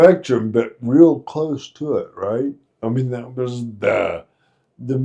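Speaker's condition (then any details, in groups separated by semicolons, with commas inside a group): Friedreich's ataxia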